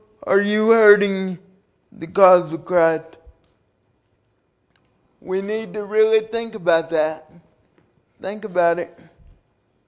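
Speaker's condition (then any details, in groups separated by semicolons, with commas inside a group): Cerebral palsy; due to birth complications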